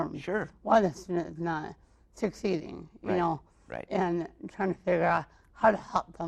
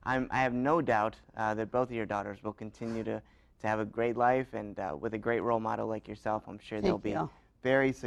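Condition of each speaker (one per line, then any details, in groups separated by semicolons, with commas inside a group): Mild cerebral palsy; mild, birth complications, since birth; early childhood speech therapy, atypical-sounding speech
No condition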